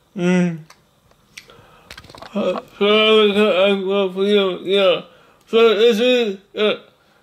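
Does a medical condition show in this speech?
Yes: cerebral palsy; speech disability.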